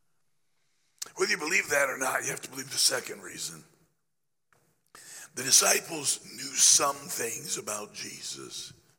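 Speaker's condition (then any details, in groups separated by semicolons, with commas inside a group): Laryngeal cancer after radiation; still affected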